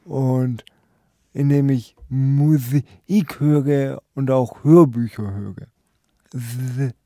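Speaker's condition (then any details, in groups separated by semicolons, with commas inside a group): Spastic quadriplegia, tetraspastik; spastic quadriplegia affecting arms and legs, limited fine motor skills, unusual slow gait; writes slowly by hand, needs a hand on stairs without railing; stutters in first sentence, mistaken for drunk, improved by Kasseler Stottertherapie intensive course at about 17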